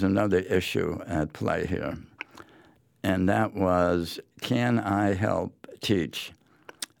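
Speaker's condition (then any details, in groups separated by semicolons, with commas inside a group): Head and neck cancer; tongue moved awkwardly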